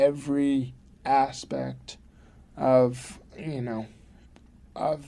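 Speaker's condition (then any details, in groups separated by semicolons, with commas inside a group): Cerebral palsy; from birth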